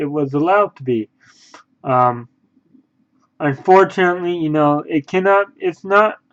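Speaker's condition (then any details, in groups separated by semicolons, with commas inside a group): Cerebral palsy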